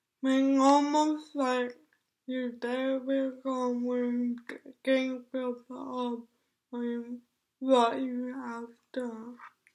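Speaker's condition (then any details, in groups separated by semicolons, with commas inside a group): Cerebral palsy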